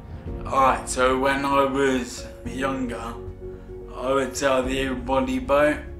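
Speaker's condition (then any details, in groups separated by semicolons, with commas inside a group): Friedreich's ataxia; face and tongue less affected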